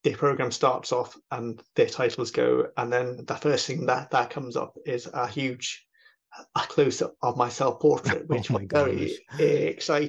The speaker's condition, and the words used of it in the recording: Stuttering. I talk with a stammer, and that's fine.